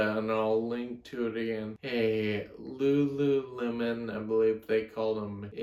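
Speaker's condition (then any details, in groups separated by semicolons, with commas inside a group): Friedreich's ataxia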